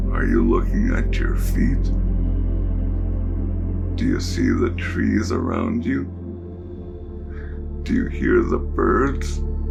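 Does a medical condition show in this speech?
Yes: cerebral palsy; diagnosed at birth.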